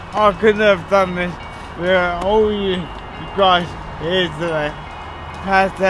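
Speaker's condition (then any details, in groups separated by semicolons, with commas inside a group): Motor neurone disease; muscle wasting, especially shoulders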